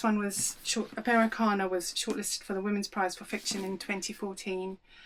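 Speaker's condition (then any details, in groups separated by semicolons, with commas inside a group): No condition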